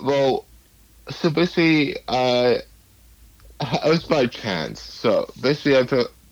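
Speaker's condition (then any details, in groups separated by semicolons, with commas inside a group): Cerebral palsy; speech affected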